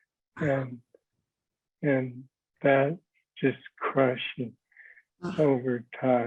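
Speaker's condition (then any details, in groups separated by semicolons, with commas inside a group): Parkinson's; tremor, deep brain stimulation implant; about 22 years since onset, deep brain stimulation nearly 15 years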